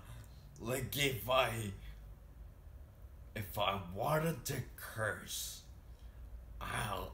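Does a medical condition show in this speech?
Yes: traumatic brain injury.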